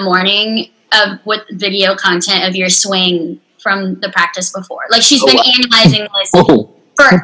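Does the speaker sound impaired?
Yes: unilateral cleft lip and palate, severe.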